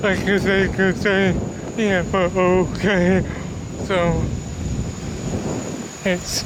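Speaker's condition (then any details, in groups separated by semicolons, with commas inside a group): Cerebral palsy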